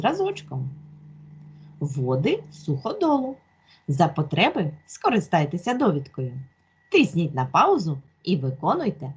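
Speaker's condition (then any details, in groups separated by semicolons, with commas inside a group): No condition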